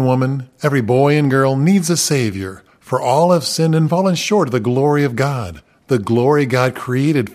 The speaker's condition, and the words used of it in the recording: No condition.